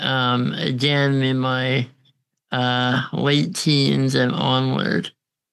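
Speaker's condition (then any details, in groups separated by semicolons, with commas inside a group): Congenital muscular dystrophy; uses ventilator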